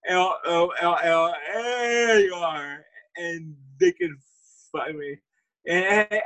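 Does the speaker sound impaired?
Yes: cerebral palsy; speech impediment.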